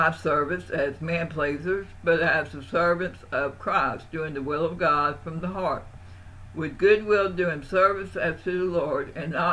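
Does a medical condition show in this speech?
Yes: Parkinson's.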